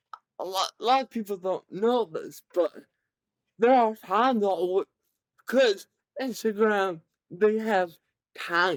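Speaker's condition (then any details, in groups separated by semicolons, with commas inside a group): Cerebral palsy, severe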